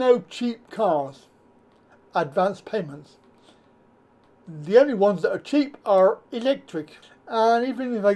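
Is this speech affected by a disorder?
Yes: cerebral palsy.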